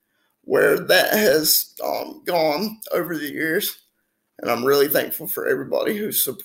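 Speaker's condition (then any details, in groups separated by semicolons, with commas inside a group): Spastic quadriplegic cerebral palsy; fully wheelchair bound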